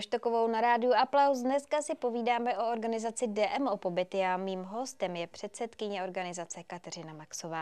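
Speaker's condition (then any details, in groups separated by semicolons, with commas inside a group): No condition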